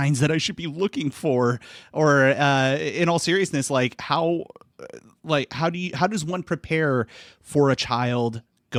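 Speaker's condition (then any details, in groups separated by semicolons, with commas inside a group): No condition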